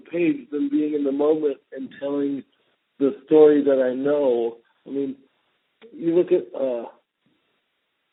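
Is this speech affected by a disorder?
Yes: cerebral palsy; present since birth.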